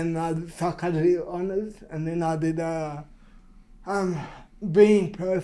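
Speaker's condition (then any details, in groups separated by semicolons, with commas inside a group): Cerebral palsy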